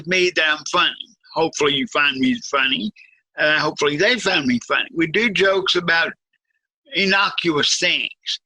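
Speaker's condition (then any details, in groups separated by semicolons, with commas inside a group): Cerebral palsy, severe; from birth, quadriplegic, wheelchair user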